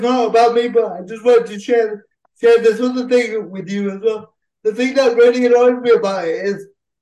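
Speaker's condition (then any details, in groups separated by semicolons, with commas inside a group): Cerebral palsy; uses a wheelchair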